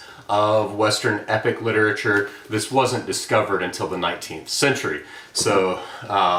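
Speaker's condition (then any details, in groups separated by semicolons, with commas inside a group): No condition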